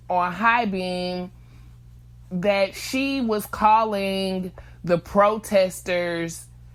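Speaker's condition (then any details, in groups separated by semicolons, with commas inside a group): No condition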